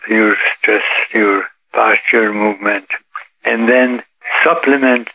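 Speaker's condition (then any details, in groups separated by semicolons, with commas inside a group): Parkinson's disease; practices 1 hour)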